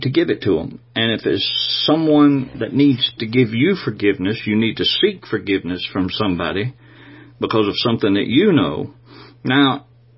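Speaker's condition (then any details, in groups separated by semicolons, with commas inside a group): No condition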